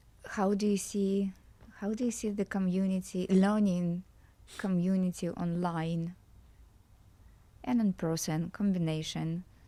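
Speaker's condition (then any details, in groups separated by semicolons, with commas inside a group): No condition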